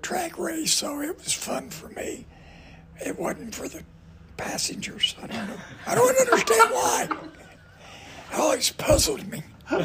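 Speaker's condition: Voice damage from cancer; raspy voice, voice box destroyed by cancer

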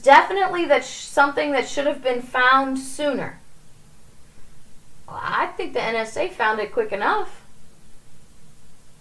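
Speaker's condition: No condition

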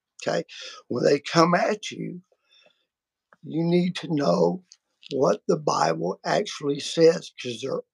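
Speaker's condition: Vocal cord surgery; including laser treatment

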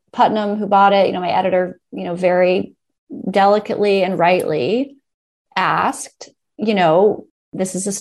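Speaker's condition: No condition

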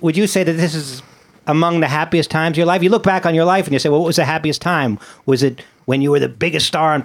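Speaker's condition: No condition

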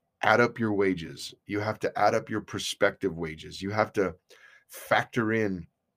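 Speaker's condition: No condition

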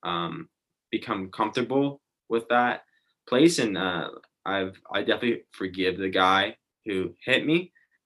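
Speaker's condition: Stuttering; stuttering affected after childhood brain injury with paralysis and hospital stay; once unable to talk at all, became basically mute, would not talk in class; repeated sounds

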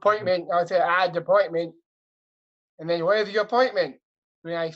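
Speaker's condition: Down syndrome; Siri, Alexa, Google Home may misunderstand speech, donated nearly a thousand phrases to project understood

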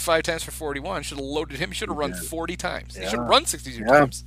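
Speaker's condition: No condition

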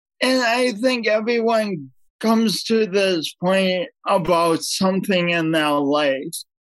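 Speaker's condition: Speech impediment from birth injury; pronounced speech impediment, difficulty saying word umbilical, voice differs noticeably, listeners need cues to understand

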